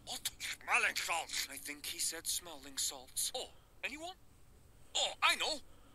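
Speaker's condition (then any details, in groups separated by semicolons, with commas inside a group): No condition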